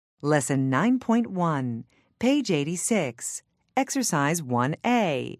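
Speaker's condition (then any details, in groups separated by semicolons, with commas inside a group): No condition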